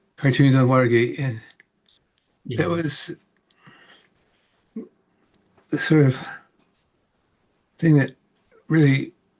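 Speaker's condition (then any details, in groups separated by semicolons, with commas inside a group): Parkinson's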